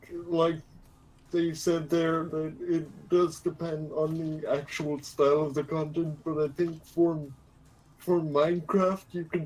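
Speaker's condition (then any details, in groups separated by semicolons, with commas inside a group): Quadriplegic cerebral palsy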